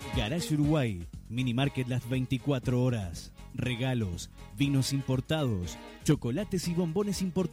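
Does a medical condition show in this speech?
No.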